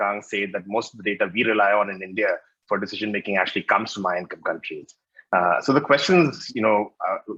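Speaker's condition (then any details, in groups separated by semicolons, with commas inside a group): No condition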